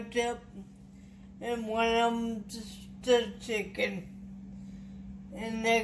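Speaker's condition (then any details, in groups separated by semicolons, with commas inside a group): Traumatic brain injury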